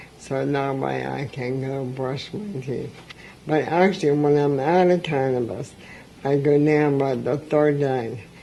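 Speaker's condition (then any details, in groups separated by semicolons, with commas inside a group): ALS; about 26 years since diagnosis, finger-to-nose test only sometimes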